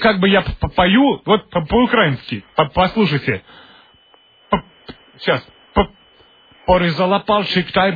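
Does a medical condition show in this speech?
Yes: stuttering; audible stutter in ordinary conversational speech during call; fluent when reciting verse or singing, sings Ukrainian song fluently; here repeated sounds, blocks.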